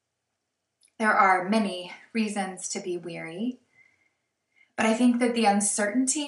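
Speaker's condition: No condition

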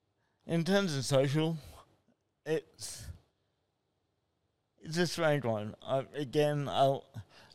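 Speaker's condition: Spastic cerebral palsy; adult, constant pain, major fatigue, 200-300% extra energy use, slow writing and typing, sought therapy

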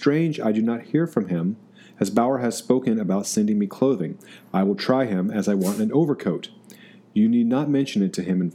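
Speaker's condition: No condition

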